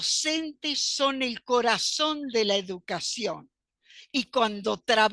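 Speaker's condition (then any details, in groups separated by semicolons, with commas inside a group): No condition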